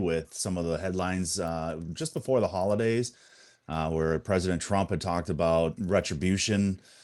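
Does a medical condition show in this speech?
No.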